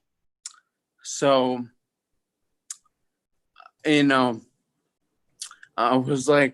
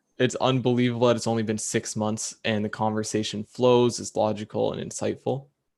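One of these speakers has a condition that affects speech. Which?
The first: toxic leukoencephalopathy, locked-in syndrome; stage 4 toxic progressive leukoencephalopathy, heroin smoking, white matter, locked-in; recovered; early voice sounded deaf, later lost speech and eating, voice changed.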